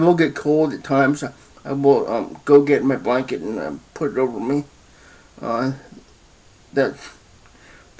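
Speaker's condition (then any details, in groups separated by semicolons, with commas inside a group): Cerebral palsy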